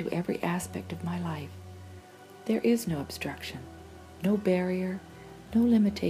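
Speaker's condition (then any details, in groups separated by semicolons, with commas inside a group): No condition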